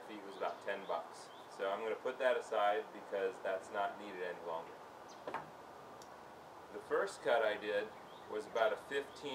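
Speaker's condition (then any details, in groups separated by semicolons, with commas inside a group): No condition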